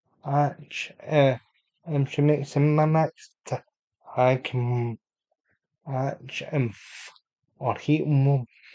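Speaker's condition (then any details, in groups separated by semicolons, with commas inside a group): Cerebral palsy; unable to walk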